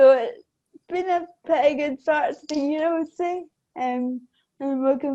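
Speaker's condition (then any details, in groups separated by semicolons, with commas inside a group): Cerebral palsy; affects balance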